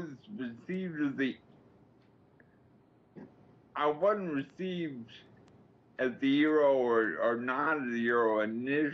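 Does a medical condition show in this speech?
Yes: slurred speech after coma; speech significantly slurred.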